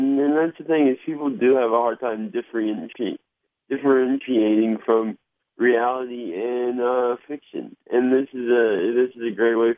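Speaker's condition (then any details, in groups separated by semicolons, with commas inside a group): Cerebral palsy; mild slur, varies by day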